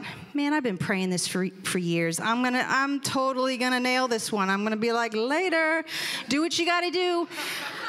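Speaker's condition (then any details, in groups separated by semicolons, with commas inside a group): No condition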